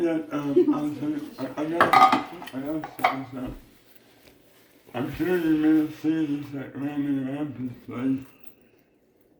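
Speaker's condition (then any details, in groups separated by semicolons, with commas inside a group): Oral cancer; base of tongue, lymph nodes, neck radiation, chemotherapy, dental implants; sounds drunk, right tongue paralyzed, purees only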